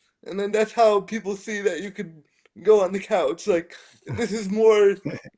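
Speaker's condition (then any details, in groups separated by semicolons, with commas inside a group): Spastic quadriplegic cerebral palsy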